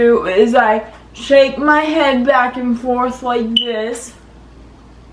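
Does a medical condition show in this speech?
Yes: cerebral palsy.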